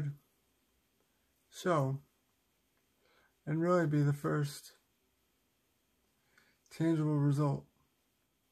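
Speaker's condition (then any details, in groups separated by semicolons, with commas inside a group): Cerebral palsy, spastic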